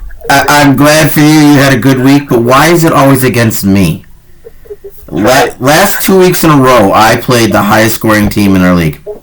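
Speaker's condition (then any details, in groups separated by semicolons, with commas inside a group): No condition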